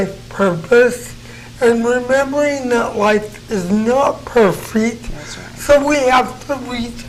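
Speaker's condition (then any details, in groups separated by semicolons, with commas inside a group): Cerebral palsy; speech noticeably affected, may sound drunk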